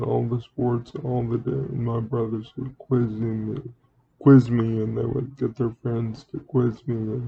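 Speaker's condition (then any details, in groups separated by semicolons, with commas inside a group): Cerebral palsy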